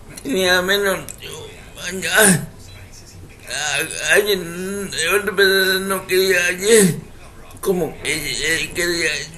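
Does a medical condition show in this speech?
Yes: cerebral palsy; speech affected by condition.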